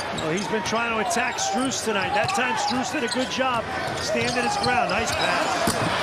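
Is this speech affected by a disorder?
No.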